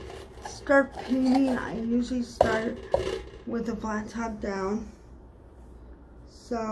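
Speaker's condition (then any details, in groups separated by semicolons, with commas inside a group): Cerebral palsy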